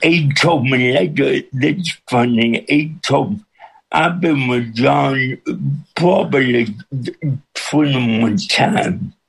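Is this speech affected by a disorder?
Yes: cerebral palsy with speech impediment; listeners adjust within minutes.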